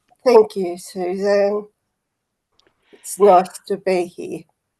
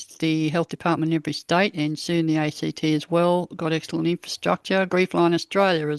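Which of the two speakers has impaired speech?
The first: motor neurone disease; PEG feeding tube; terminal, diagnosed four to five months ago.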